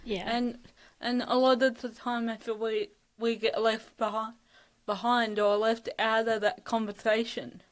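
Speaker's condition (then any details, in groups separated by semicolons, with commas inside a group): Cerebral palsy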